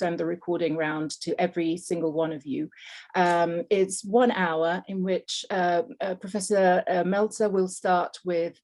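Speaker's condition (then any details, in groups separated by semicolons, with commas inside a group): No condition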